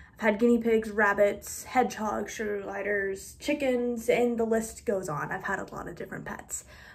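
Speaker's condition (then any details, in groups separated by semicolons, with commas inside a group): No condition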